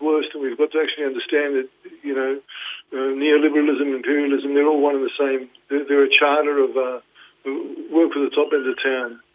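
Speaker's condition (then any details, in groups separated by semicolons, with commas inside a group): Parkinson's; diagnosed 2019, led to retirement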